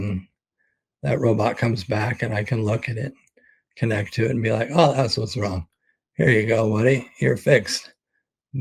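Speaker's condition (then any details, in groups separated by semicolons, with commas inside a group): ALS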